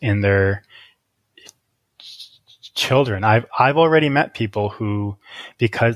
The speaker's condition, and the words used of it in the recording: Stuttering. And so it my stuttering can introduce a deeper level of intimacy into almost every conversation that I have